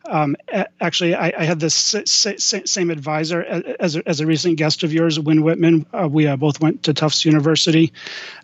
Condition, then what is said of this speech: Stuttering. I'm a lifelong stutterer. So if I freeze up here, hang with me and I'll